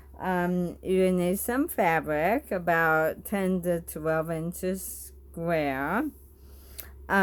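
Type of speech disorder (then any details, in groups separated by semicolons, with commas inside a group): Bulbar dysarthria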